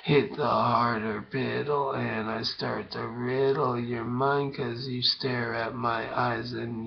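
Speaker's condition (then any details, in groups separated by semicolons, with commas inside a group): Brain injury; bicycle accident head injury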